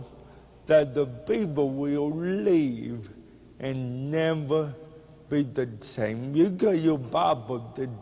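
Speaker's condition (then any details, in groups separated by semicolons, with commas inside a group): Cerebral palsy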